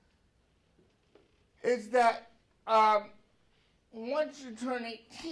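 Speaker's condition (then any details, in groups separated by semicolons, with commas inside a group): Cerebral palsy; brain cell damage at birth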